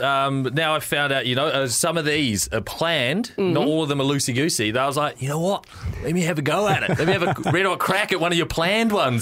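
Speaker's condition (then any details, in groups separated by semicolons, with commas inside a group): No condition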